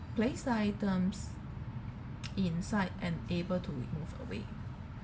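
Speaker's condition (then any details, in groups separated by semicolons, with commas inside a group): No condition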